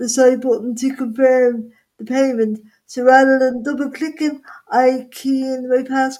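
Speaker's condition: Quadriplegic cerebral palsy; full-time wheelchair user, uses personal assistants, uses ProTrack trackball

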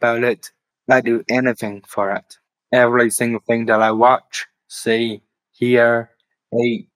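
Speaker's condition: Down syndrome; later diagnosed with autism

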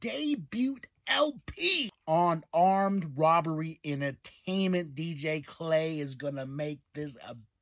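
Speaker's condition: No condition

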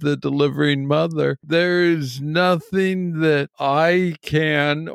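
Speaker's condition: Parkinson's disease, young onset

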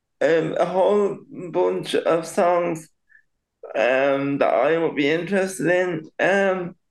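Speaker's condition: Cerebral palsy; very slightly delayed speech

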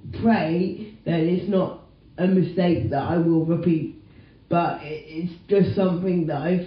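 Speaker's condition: Cerebral palsy quadriplegia; dyslexia

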